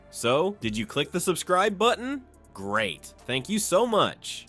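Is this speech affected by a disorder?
No.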